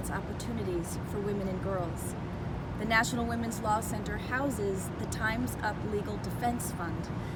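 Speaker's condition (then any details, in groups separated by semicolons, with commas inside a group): No condition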